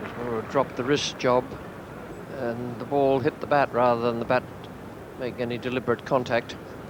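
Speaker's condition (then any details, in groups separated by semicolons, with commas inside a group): No condition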